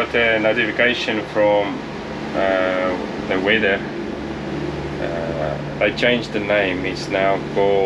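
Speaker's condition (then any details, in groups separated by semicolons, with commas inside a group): No condition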